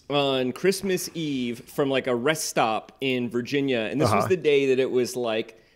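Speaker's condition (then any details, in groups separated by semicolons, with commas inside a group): No condition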